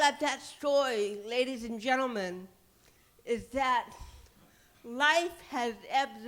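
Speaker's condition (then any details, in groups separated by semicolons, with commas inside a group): Cerebral palsy; titanium neck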